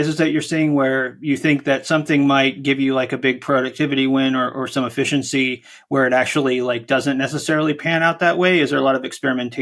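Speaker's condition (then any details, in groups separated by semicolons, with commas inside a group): No condition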